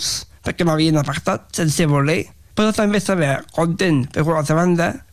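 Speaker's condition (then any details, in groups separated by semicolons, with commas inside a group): Down syndrome; extra chromosome, present since early childhood; very talkative, expresses self in own way and own words, dislikes being corrected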